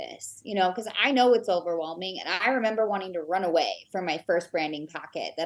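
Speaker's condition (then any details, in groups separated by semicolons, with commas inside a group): No condition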